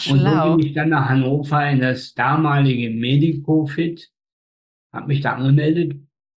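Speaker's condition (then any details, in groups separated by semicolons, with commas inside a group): Spastic tetraparesis; all four limbs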